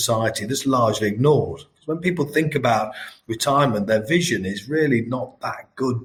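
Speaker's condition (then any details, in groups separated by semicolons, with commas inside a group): No condition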